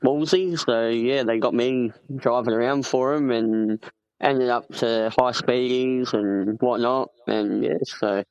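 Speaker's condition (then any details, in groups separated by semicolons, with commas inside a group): Cleft palate; congenital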